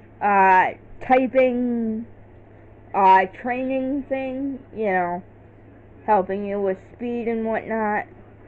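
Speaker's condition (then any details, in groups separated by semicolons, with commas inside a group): Cerebral palsy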